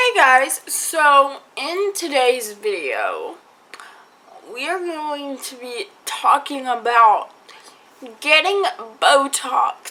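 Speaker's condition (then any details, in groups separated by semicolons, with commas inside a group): Cerebral palsy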